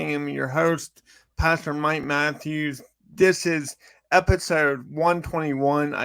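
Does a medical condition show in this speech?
Yes: cerebral palsy; from birth.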